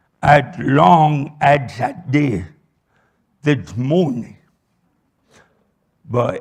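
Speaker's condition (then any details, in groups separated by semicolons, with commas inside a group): Cerebral palsy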